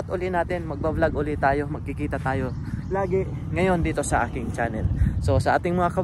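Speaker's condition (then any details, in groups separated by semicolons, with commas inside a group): No condition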